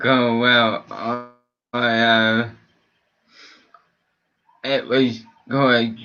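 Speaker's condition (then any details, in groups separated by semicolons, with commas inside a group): Cerebral palsy; affects muscle movements; diagnosed young, tires extremely quickly; speech affected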